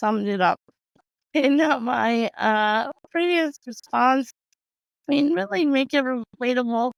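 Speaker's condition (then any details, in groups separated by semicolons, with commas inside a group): Cerebral palsy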